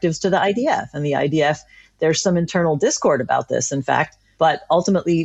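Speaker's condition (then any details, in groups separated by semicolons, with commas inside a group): No condition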